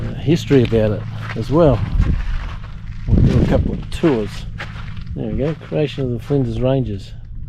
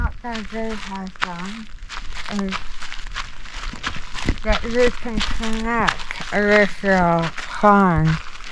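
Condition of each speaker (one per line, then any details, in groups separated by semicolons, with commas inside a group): No condition
Jaw cancer surgery; jaw cancer, 16-hour surgery, tracheostomy, peg feeding, 35 radiation treatments; no speech with tracheostomy, speaks since removal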